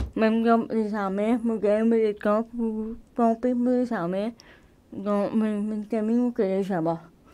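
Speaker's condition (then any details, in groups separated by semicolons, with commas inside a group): Cerebral palsy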